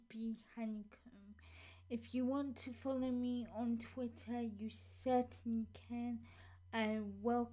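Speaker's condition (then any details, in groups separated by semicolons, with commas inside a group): Cerebral palsy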